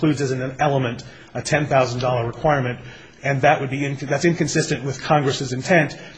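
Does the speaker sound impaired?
No.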